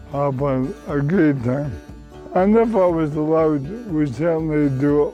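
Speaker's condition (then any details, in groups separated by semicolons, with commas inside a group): Motor neuron disease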